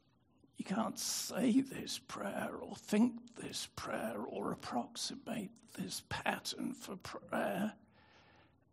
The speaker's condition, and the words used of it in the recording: Dystonia. The evidence, a voice like Robert Kennedy Jr.'s.